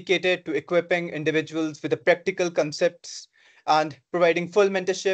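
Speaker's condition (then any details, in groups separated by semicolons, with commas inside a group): No condition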